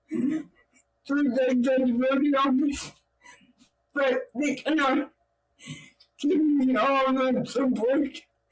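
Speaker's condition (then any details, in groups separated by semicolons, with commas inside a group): Cerebral palsy; own voice needs subtitles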